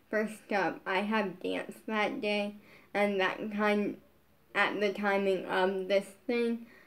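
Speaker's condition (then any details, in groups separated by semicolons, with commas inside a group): Brain injury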